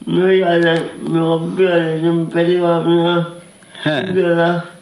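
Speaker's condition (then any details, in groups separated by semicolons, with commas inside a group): Cerebral palsy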